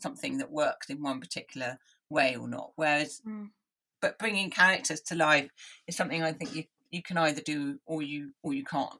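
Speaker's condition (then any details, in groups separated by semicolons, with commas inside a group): Deafness; hopeless and unwieldy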